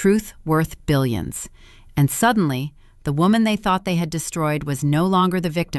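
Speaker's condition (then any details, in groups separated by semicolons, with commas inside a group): No condition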